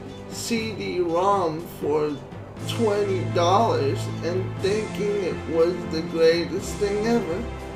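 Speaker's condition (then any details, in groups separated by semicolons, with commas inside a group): Cerebral palsy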